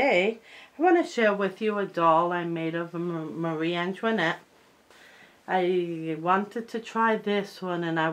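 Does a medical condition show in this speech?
No.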